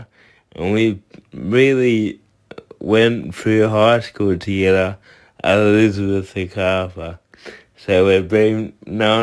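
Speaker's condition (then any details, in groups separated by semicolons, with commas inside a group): Cerebral palsy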